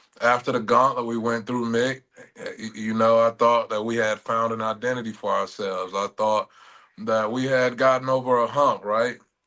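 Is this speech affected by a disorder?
No.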